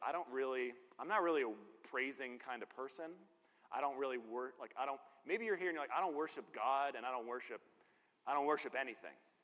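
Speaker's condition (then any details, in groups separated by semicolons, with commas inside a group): No condition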